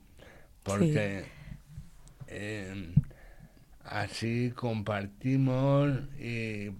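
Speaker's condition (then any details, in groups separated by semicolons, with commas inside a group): Condition akin to cerebral palsy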